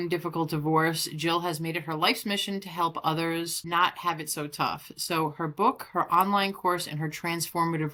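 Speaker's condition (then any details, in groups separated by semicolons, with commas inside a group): No condition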